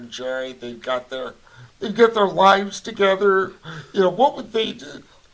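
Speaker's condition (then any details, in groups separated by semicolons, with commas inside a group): Cerebral palsy; voice affected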